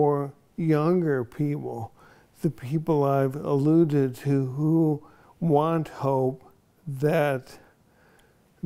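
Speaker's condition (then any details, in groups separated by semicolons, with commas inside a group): ALS; onset in one foot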